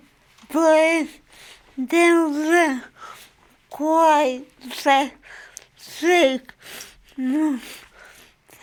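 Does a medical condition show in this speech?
Yes: cerebral palsy; from birth.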